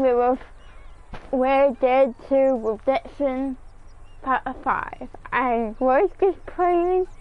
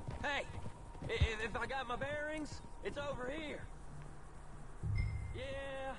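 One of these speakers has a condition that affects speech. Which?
The first: cerebral palsy.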